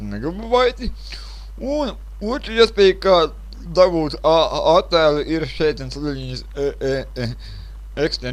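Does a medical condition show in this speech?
Yes: cerebral palsy; speech not very clear.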